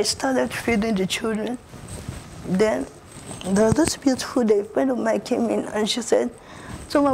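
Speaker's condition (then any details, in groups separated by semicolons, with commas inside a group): Cerebral palsy; uses wheelchair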